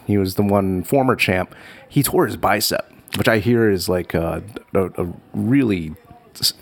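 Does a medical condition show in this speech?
No.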